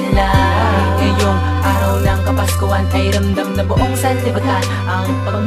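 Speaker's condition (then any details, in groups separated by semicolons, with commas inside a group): No condition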